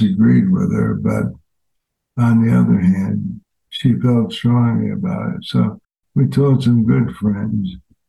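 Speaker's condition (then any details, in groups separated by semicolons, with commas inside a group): ALS; fatal progressive disease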